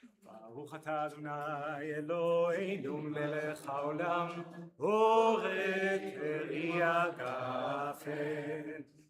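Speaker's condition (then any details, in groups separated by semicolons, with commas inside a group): No condition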